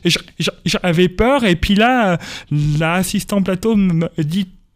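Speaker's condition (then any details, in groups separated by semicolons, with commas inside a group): Stuttering; stuttering since early childhood at school; repeated sounds, prolonged sounds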